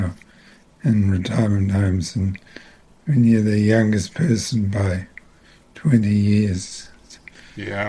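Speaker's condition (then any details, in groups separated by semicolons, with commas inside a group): Multiple system atrophy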